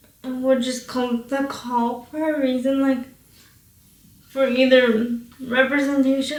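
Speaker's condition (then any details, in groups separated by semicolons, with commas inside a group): Cerebral palsy, spastic quadriplegic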